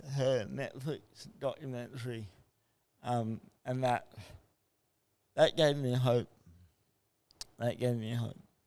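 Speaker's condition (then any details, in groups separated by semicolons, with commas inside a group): Cerebral palsy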